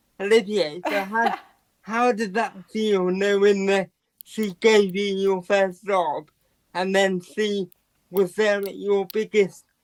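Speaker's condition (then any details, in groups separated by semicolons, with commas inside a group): Quadriplegic cerebral palsy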